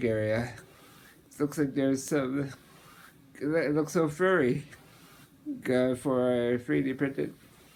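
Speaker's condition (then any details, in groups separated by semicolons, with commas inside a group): Muscular dystrophy, Duchenne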